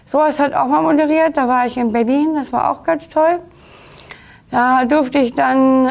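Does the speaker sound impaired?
Yes: Down syndrome.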